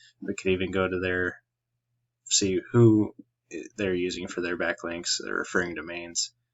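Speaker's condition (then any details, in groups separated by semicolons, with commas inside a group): No condition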